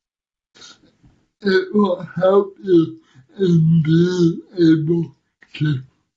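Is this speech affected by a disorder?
Yes: cerebral palsy; audiences initially unsure they can understand speech, speech described as hard to understand.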